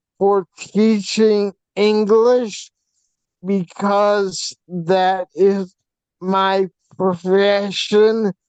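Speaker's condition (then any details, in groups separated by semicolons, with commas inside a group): Facial paralysis from hydrocephalus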